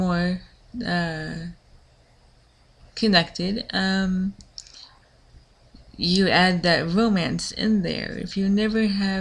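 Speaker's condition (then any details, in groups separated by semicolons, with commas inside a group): Cerebral palsy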